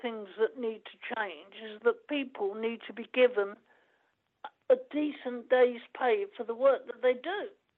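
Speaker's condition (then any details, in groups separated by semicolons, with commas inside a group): Cerebral palsy; lifelong cerebral palsy, blind, partial hearing loss, permanent wheelchair user; dictated book to steve who typed, speaks fast when in full flow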